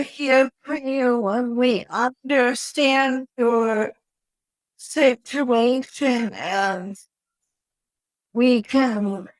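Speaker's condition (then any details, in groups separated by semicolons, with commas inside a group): Cerebral palsy; wheelchair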